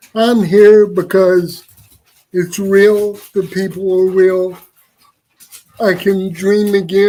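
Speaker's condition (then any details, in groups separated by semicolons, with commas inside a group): Cerebral palsy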